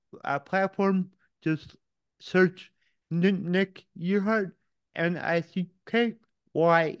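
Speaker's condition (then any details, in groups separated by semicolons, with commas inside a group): Cerebral palsy; physical challenges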